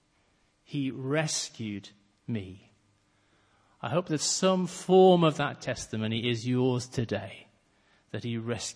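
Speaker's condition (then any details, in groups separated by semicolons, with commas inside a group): No condition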